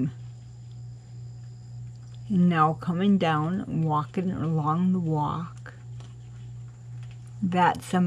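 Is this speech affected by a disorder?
Yes: cerebral palsy.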